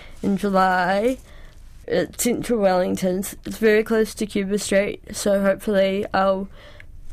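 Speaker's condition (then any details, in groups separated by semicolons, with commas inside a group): Cerebral palsy; cerebral palsy since childhood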